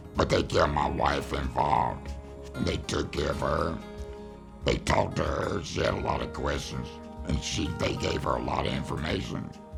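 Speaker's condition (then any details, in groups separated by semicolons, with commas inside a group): Total laryngectomy; laryngectomy for advanced laryngeal cancer, voice prosthesis; after total laryngectomy; hoarseness then voice loss, now speaks with voice prosthesis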